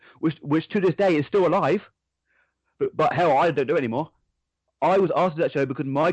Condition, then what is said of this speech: Stuttering. So me speaking like this, yep, my stuttering does not help.